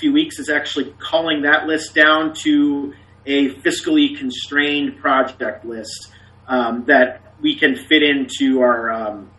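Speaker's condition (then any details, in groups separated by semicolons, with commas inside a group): No condition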